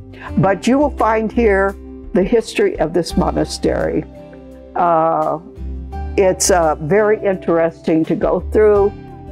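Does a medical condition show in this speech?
No.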